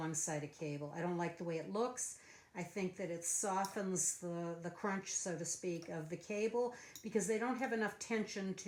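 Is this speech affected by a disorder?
No.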